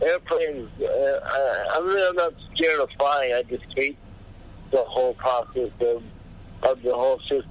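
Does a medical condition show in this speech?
Yes: cerebral palsy; body deteriorating with age.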